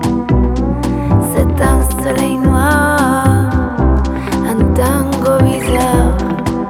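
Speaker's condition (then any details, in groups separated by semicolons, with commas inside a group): No condition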